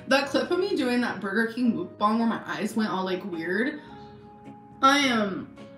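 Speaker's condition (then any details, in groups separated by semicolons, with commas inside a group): No condition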